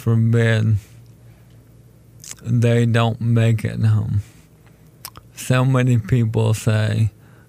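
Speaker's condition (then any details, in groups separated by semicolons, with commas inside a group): ALS; told condition is terminal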